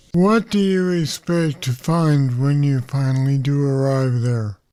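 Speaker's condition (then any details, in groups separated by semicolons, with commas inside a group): Parkinson's disease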